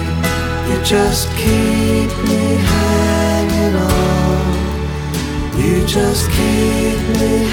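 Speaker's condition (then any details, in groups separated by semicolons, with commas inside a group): No condition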